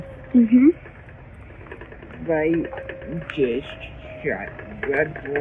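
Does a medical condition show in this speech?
Yes: cerebral palsy; uses service dog.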